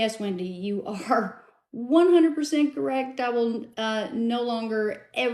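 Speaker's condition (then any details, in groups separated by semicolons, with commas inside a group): No condition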